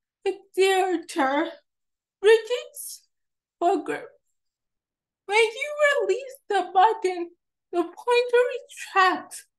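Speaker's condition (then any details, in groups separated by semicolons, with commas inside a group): Cerebral palsy; affects hand, hand tremor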